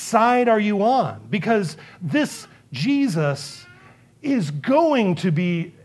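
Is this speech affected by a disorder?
No.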